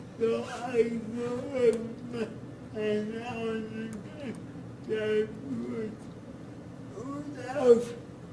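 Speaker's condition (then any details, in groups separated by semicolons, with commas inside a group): Cerebral palsy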